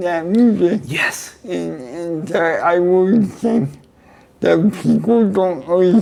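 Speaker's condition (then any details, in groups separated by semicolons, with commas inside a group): Cerebral palsy; neck surgery went badly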